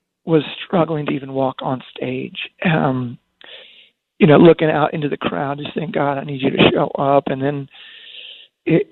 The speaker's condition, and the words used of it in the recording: Spasmodic dysphonia. And when I have to speak loudly or try to project my voice, the muscle spasms kind of take over and my voice breaks apart.